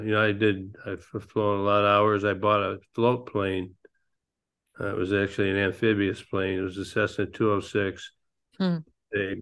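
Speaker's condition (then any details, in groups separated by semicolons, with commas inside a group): Parkinson's disease; no longer flies planes because of Parkinson's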